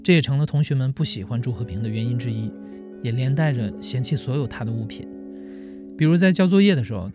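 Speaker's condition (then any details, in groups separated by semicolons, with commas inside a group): No condition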